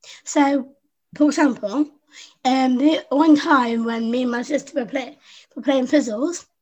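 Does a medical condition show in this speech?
Yes: Down syndrome; present from birth, infant heart failure, heart surgery, pneumonia, stopped breathing, resuscitated, chest problems; adult woman, 25; learned to speak by copying younger sister Susie, second top grade and b in French speaking.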